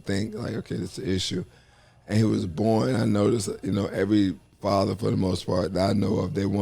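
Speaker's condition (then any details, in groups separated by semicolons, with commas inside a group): ALS; upper motor neuron onset in upper body, tongue atrophy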